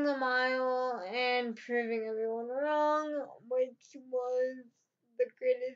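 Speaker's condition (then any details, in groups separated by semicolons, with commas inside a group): Cerebral palsy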